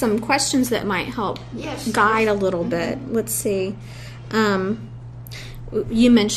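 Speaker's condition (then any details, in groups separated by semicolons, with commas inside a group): No condition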